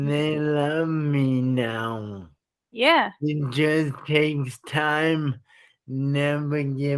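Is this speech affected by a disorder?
Yes: traumatic brain injury.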